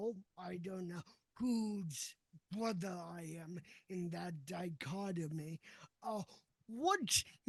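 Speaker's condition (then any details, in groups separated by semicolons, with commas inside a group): Cerebral palsy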